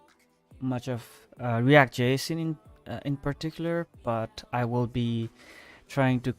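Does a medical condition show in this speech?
No.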